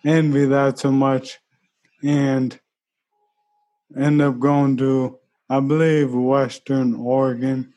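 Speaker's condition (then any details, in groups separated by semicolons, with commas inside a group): ALS; unable to run, uses wheelchair-specific running chair pushed by friend Bobby; pushed in running events by Bobby, training 3-4 times weekly toward marathon in running chair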